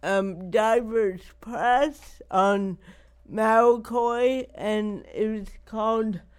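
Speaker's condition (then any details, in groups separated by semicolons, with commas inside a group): Cerebral palsy; wears down with age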